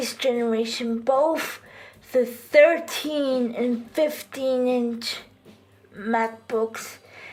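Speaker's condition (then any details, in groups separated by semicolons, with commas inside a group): Cerebral palsy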